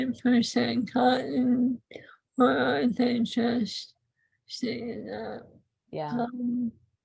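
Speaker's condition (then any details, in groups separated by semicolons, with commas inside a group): ALS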